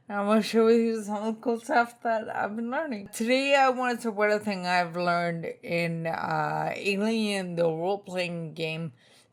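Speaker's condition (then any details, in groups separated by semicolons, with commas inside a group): Spinocerebellar ataxia type 2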